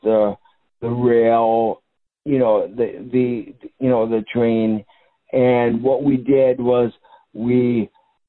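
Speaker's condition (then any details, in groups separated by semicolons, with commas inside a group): Cerebral palsy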